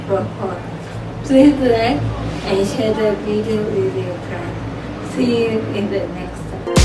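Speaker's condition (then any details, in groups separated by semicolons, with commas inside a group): Cerebral palsy; from birth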